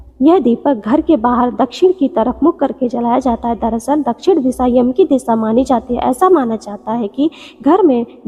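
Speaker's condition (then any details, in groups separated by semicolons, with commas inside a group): No condition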